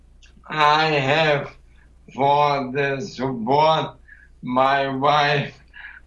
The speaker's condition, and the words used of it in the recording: ALS (motor neuron disease). It wasn't all my problems about voice and use hands and arms.